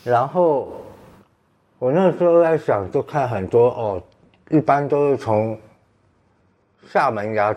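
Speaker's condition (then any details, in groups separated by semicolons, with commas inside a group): Tongue cancer surgery, partial glossectomy with tongue flap; tongue cancer at 50, stage 2, oral chemotherapy, recurrence, two thirds right tongue removed; eating and speaking affected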